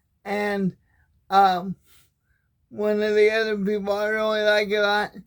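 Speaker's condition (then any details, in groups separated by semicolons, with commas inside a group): Cerebral palsy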